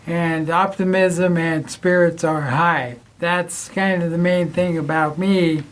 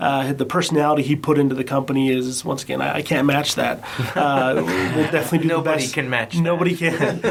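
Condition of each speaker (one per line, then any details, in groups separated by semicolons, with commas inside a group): ALS; investigational therapies; voice gone, dysarthria
No condition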